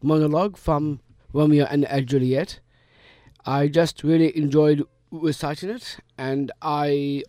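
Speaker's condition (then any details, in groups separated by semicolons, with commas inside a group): Down syndrome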